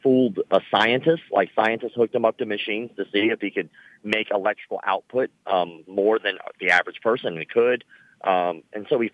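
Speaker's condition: Cleft lip and palate; born with cleft lip and palate, many surgeries as a child, facial scars

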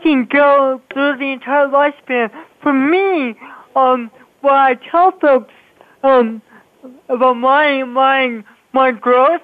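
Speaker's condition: Cerebral palsy; speech affected by cerebral palsy

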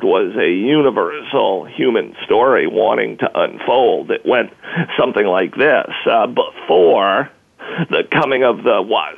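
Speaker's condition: Spasmodic dysphonia; sudden onset

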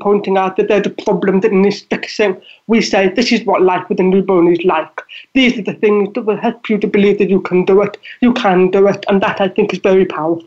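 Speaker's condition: Deafness; deafness audible in voice

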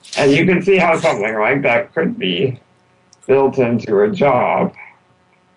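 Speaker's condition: Spinal muscular atrophy; not expected to live long

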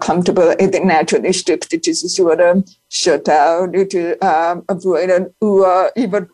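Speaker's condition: Profound deafness; profound deafness since childhood, 18 years of speech therapy, later learned sign language; uses sign language interpreters, captioning and other communication tools; learned to talk through speech therapy, unfamiliar speech pattern, sometimes not understood, must repeat herself

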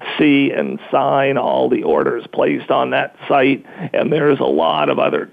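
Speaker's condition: Spasmodic dysphonia; sudden onset

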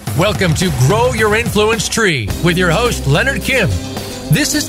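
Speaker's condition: No condition

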